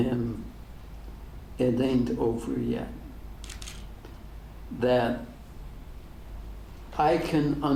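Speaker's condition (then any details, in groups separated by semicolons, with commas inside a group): ALS; degenerative; diagnosed ten years ago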